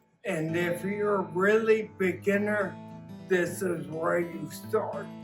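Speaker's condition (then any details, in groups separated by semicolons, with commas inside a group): Ataxia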